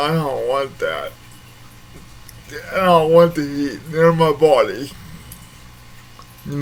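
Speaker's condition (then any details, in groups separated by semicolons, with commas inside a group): Cerebral palsy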